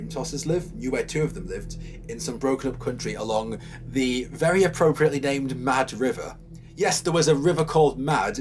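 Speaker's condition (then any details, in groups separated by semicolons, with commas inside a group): No condition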